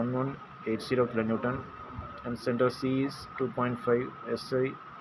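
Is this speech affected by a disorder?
No.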